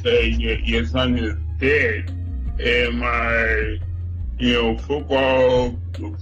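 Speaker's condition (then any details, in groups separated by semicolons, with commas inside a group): Cerebral palsy; cerebral palsy from birth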